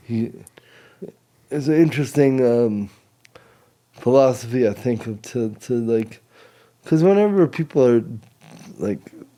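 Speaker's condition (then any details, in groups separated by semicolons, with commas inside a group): Cerebral palsy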